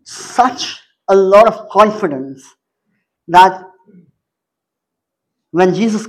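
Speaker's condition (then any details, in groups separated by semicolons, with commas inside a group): Cleft palate; major speech impediments since childhood, still present, speaks two or three languages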